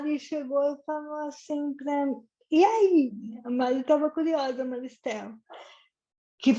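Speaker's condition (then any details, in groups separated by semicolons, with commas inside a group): Cerebral palsy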